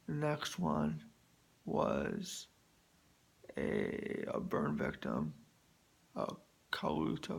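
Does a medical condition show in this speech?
Yes: spastic quadriplegic cerebral palsy.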